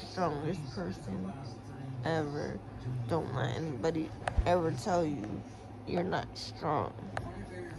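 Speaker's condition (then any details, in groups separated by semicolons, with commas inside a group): Cerebral palsy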